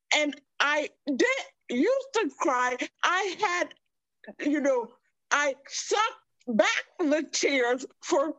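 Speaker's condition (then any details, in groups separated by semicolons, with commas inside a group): Aphasia; difficulty thinking how to spell words, unable to text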